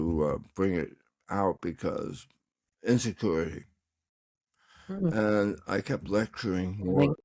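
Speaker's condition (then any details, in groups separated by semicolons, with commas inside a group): Tongue cancer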